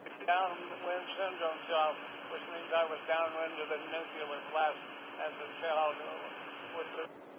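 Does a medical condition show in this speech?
Yes: Parkinson's; Parkinson's affecting left side, 72-year-old man.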